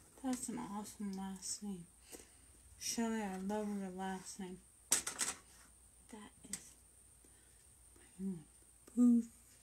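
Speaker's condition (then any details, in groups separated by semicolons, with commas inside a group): Brain injury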